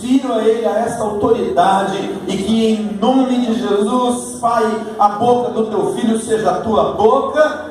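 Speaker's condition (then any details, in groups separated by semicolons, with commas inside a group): No condition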